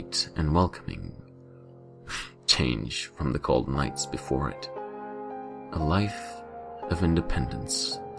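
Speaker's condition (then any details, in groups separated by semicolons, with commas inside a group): No condition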